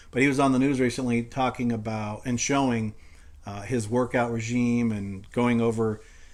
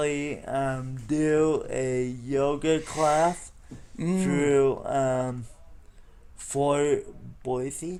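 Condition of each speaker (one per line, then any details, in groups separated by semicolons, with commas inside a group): No condition
Cerebral palsy; tone and spasticity, wheelchair most of life; breathing work to loosen tight body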